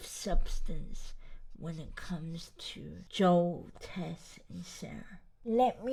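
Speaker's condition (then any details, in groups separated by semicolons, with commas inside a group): Cerebral palsy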